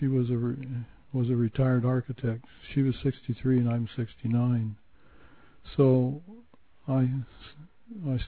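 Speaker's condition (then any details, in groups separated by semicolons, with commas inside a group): Parkinson's; low dose Mirapex, yoga, Bowen therapy, John Coleman's alternative approach, limited food intake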